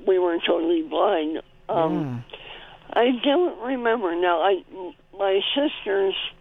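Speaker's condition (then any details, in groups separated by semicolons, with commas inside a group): Cleft palate; congenital, had to be fed with a spoon at one point in early childhood; spoon feeding needed at one point in early childhood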